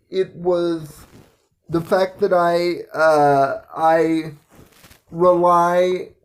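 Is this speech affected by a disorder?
Yes: cerebral palsy.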